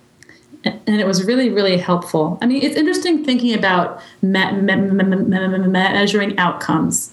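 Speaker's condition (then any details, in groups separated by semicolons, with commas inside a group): Stuttering; therapy over past 3 years: fluency shaping, stuttering modification, voluntary stuttering, subway talks with strangers; speech tools helped at times but not reduced stuttering, drops strategies needing unnatural speaking; repeated sounds, prolonged sounds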